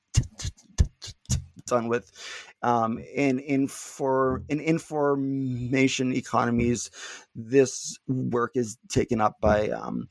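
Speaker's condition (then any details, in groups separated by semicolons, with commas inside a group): Stuttering; not stuttering much during this interview; little stuttering currently; repeated sounds, prolonged sounds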